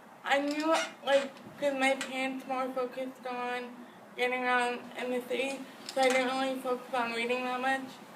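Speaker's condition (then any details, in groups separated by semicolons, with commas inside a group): Cerebral palsy; spastic quadriplegic, wheelchair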